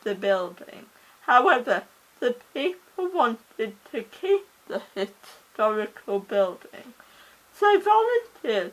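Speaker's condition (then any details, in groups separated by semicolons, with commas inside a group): Cerebral palsy; oxygen starvation at birth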